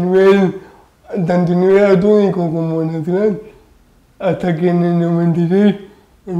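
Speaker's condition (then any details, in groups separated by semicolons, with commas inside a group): Cerebral palsy; spasticity, involuntary movements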